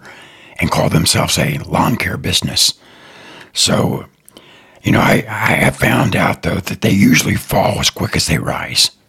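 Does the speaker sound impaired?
Yes: throat cancer; voice affected, fears listeners criticizing voice, voice cannot be changed.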